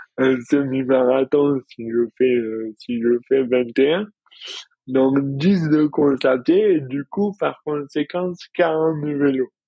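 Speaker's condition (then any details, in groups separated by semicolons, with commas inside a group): Dystonia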